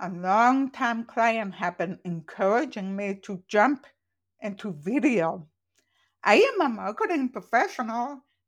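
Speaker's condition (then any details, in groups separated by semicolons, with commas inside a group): Profoundly deaf, congenital; born profoundly deaf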